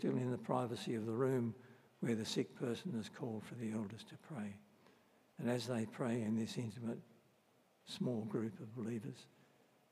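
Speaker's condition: Parkinson's disease; voice may crack

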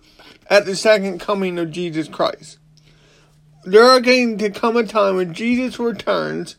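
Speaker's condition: Cerebral palsy; possibly lifelong

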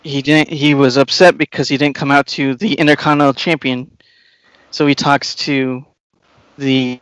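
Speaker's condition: No condition

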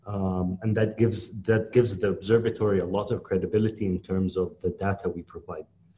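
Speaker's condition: No condition

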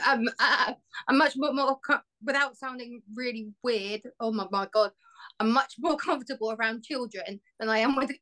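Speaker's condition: Stammer; adult-onset stammer with tics, progressed over time; stammer always changing, shifting escape behaviours, formerly blew raspberries, worse with anxiety; repeated sounds, repeated words, prolonged sounds

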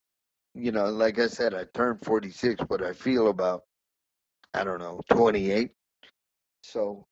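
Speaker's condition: Cerebral palsy; said to be able to speak

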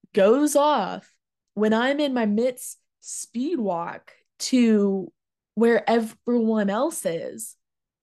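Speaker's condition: Stuttering; including blocks; more overwhelming than other stuttering, talking exhausting, fear of speaking; prolonged sounds

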